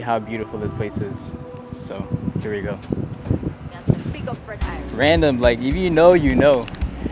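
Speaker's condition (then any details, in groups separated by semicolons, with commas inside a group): No condition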